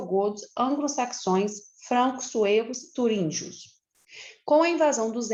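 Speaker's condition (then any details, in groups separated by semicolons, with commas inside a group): No condition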